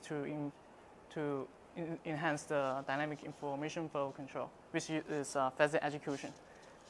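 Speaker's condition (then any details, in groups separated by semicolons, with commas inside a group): No condition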